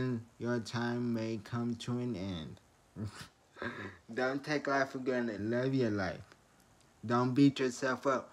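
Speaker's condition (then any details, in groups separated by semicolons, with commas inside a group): Traumatic brain injury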